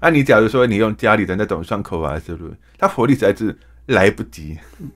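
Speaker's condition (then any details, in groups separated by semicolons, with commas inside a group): Hearing impairment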